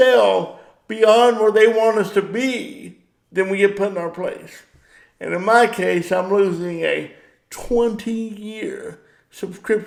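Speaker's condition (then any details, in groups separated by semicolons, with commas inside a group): Cerebral palsy; power wheelchair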